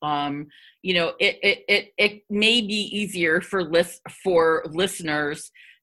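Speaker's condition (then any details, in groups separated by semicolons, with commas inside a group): Stuttering; stuttering for at least 30 years, hid it about 30 years; openly stutters; fast talker; repeated sounds, repeated words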